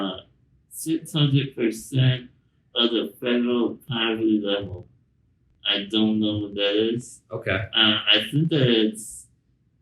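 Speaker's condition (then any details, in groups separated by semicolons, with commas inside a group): Spinal muscular atrophy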